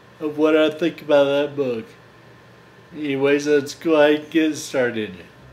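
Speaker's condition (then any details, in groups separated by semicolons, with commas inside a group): Friedreich's ataxia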